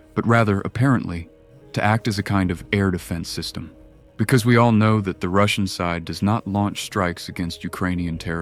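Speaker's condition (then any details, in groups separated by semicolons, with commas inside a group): No condition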